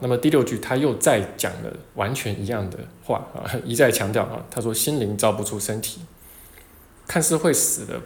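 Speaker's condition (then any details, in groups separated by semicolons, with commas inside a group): No condition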